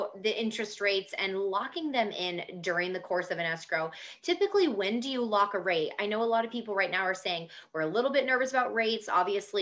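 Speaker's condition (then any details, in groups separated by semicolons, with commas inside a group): No condition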